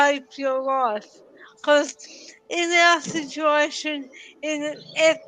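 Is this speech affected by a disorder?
Yes: cerebral palsy.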